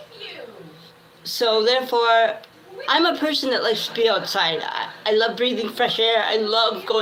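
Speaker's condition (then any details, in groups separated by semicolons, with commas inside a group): Cerebral palsy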